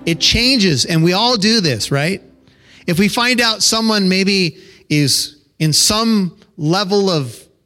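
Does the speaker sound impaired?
No.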